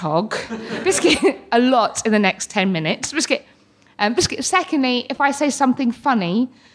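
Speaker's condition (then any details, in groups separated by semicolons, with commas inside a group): Tourette syndrome; tics since childhood, vocal and motor tics, uses wheelchair; several ticking fits daily, seizure-like, support worker helps, Liz takes over; frequent vocal tics, hedgehog, cats, obscene tics, full speech loss during fits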